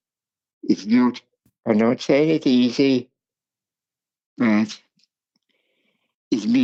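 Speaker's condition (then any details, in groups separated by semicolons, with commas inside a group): Cerebral palsy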